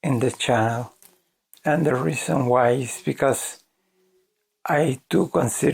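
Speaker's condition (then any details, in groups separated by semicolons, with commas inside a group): ALS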